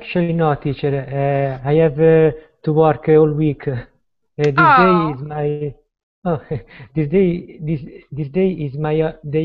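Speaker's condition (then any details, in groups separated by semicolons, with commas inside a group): No condition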